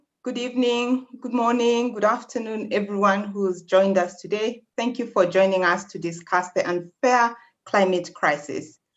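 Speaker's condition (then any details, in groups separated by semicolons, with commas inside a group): No condition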